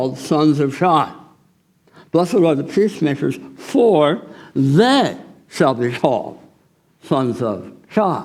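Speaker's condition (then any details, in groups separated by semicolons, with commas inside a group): Tongue cancer surgery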